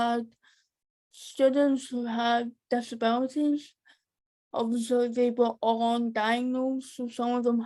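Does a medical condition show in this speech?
Yes: cerebral palsy.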